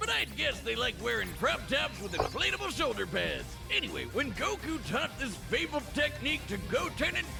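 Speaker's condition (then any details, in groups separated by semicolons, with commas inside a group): No condition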